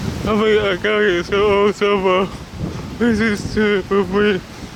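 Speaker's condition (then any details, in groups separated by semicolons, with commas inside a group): Cerebral palsy; speech disability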